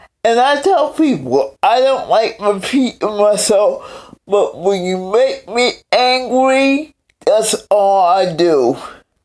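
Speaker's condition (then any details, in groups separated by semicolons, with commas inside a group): Cerebral palsy; several unnoticed strokes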